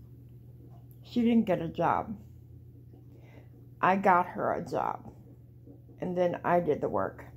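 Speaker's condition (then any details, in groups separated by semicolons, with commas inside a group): Cerebral palsy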